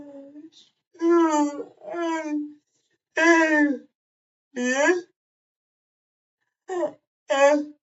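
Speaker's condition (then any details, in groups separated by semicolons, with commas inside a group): Cerebral palsy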